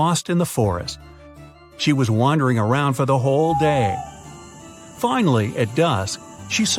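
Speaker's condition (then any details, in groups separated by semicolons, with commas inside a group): No condition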